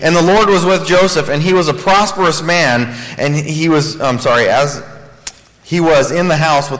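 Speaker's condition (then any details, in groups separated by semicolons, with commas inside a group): No condition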